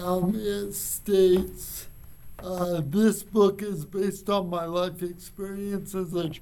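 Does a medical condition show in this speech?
Yes: cerebral palsy; from birth.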